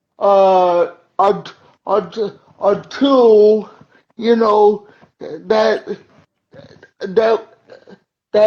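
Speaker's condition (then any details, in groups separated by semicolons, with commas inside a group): Cerebral palsy; uses wheelchair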